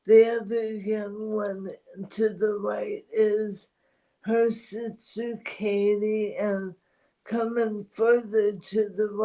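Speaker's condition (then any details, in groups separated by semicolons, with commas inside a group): ALS; voice strains with talking, needs voice rest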